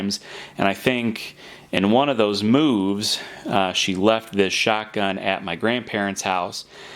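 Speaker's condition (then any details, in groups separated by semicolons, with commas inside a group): No condition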